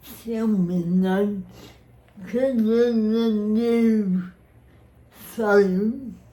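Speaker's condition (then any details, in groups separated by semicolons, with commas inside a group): Cerebral palsy; spastic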